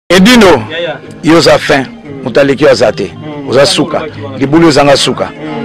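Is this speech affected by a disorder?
No.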